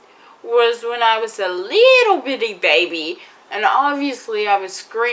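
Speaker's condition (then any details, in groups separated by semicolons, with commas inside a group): Cerebral palsy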